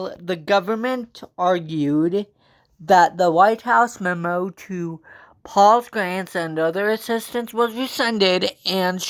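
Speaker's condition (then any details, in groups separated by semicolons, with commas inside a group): Cerebral palsy; from birth, walks with walker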